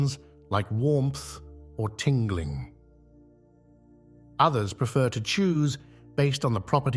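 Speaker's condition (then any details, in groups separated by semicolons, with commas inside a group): No condition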